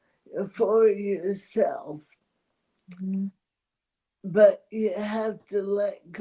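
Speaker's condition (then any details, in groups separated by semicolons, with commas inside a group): ALS; voice strains with talking, needs voice rest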